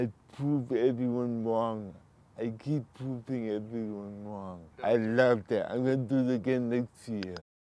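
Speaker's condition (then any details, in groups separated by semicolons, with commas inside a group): Cerebral palsy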